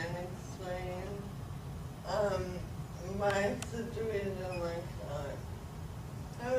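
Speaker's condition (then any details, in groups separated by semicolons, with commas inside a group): Friedreich's ataxia; quiet voice, hard to hear at distance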